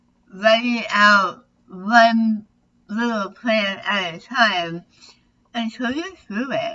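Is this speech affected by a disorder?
Yes: tongue cancer surgery; over half of tongue removed.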